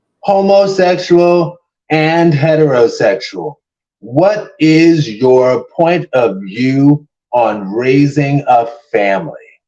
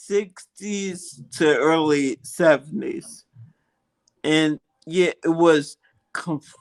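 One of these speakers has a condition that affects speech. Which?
The second: multiple sclerosis.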